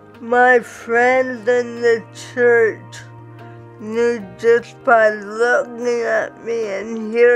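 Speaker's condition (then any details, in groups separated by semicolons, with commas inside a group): Cerebral palsy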